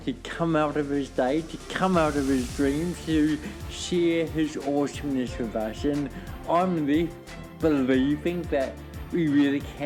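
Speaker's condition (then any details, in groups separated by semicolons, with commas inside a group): Cerebral palsy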